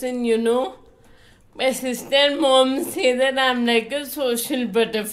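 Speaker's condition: Friedreich's ataxia; progressive muscle degeneration, wheelchair user since teens

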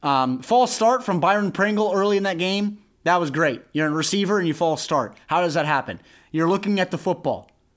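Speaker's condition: No condition

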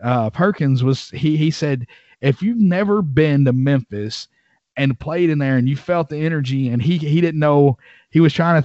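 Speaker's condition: No condition

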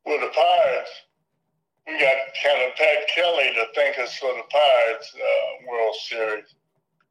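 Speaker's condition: Parkinson's disease; symptoms vary day to day, some days legs feel good

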